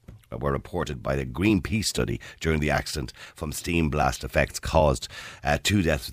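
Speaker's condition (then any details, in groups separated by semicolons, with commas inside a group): No condition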